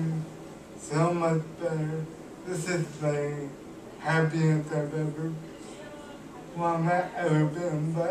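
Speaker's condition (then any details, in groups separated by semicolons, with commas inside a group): Cerebral palsy; cannot walk, uses wheelchair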